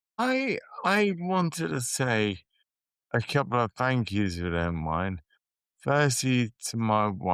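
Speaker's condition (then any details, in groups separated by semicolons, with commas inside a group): Motor neurone disease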